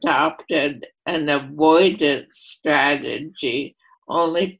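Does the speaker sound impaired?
Yes: ALS; ALS affecting voluntary motor neurons, first primary lateral sclerosis diagnosis, second opinion Columbia med center; at least eight years since diagnosis, expected loss of walking; voice affected.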